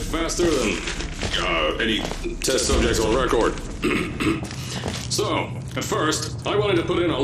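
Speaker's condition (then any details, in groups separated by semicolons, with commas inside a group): No condition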